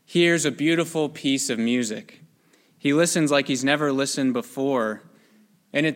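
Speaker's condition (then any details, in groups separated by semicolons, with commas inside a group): No condition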